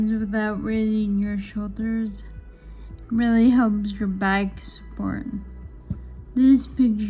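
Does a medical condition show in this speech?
Yes: Friedreich's ataxia.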